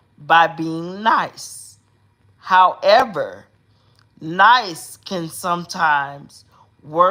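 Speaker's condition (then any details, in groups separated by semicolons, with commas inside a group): Cerebral palsy; uses specialized hospital bed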